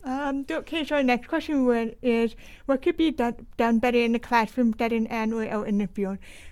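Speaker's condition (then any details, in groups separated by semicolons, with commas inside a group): Deaf with cochlear implant, congenital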